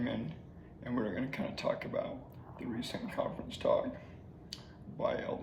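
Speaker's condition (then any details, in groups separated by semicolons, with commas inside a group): ALS; slowly progressing ALS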